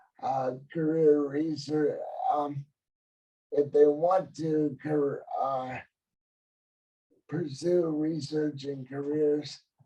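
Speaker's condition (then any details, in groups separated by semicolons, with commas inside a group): Cerebral palsy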